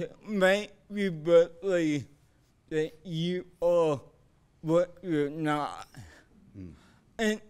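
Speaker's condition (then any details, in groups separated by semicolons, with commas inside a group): Cerebral palsy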